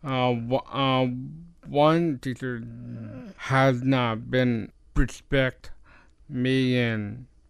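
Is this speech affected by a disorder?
Yes: Down syndrome; genetic, extra copy of chromosome 21, known before age three.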